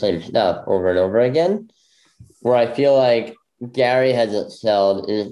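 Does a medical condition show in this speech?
Yes: bilateral cleft lip; congenital bilateral.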